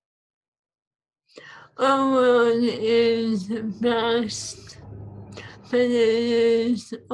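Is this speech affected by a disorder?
Yes: ALS; swallowing lost.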